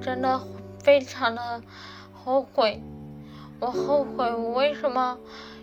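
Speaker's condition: Cerebellar atrophy, hereditary; slurred speech first

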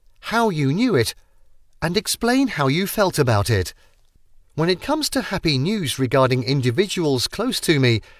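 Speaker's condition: No condition

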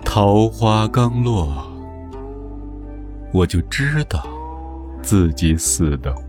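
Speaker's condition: No condition

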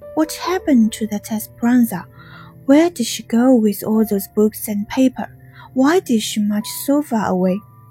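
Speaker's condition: No condition

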